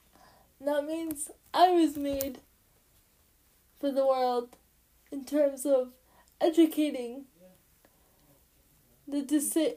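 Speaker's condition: Cerebral palsy; since birth

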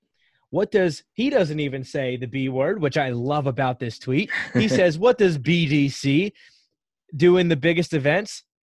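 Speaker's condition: No condition

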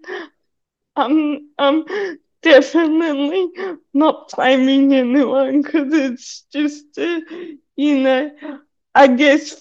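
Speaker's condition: Cerebral palsy; needs hand to hold on steep stairs

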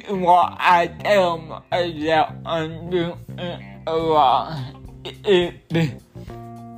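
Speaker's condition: Cerebral palsy

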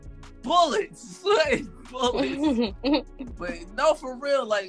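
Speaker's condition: No condition

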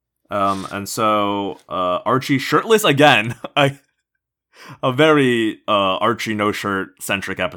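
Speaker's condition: No condition

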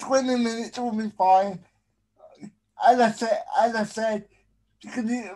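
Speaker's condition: Spastic quadriplegic cerebral palsy; arms and legs affected

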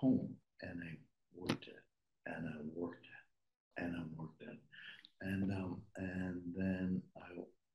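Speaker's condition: Aphasia after stroke; severe stroke during procedure, paralysis, unable to speak, Murrah Silverman, aphasia center, Moss Rehab, voice lessons; initially no speech, soft voice, lacked breath and volume, practiced vanilla milkshake, speech slow but speeding

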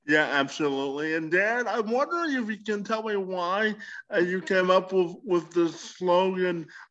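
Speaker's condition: Cerebral palsy; spastic quadriplegic

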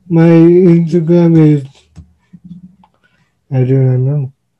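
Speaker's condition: Cerebral palsy; present from birth, uses wheelchair

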